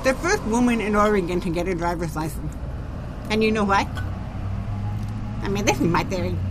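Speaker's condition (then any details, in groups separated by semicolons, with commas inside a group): Profound deafness; genetic auditory nerve damage, born hearing or hard of hearing, profoundly deaf by age five; deaf voice, sounds different, sometimes taken for German accent, once reported as drunk slurring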